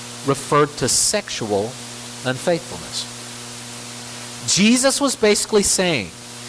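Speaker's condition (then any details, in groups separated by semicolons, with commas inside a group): No condition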